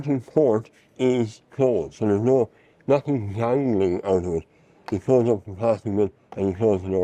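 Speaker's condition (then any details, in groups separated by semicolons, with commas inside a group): Mouth cancer surgery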